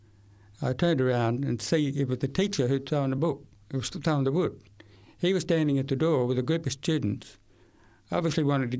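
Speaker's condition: Severe to profound hearing loss; acquired at age 8 from meningitis, left ear severe to profound

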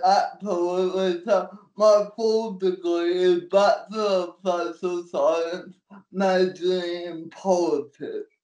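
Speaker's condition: Cerebral palsy; cerebral palsy since birth, physical disability only, manual wheelchair, support worker takes notes and types for him

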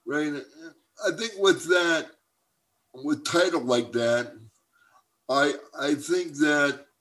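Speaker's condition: Cerebral palsy; uses wheelchair

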